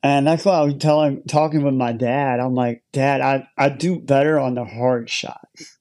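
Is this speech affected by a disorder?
Yes: cleft lip and palate; attributed to birthplace location.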